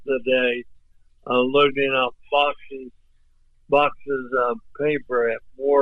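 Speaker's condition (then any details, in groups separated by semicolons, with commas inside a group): ALS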